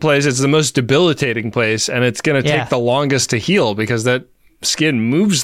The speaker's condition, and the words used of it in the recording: None; typical speech.